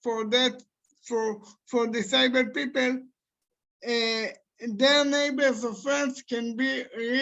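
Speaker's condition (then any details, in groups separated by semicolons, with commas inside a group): Cerebral palsy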